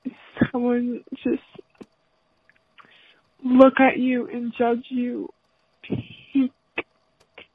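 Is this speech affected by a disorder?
Yes: stuttering; stuttering for about 12 years; here prolonged sounds, blocks.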